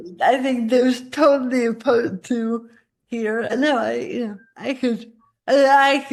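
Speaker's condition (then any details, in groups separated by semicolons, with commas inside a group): Cerebral palsy; spasticity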